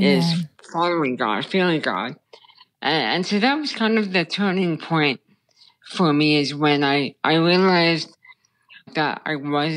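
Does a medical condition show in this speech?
Yes: brain stem tumor; childhood onset.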